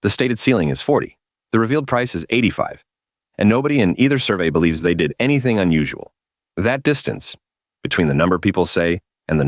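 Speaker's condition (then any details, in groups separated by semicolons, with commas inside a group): No condition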